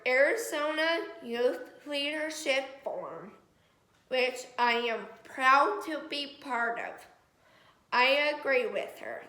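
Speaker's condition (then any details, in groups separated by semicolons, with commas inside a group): Cerebral palsy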